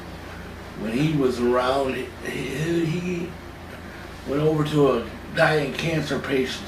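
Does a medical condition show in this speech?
Yes: cerebral palsy; from birth, spasticity.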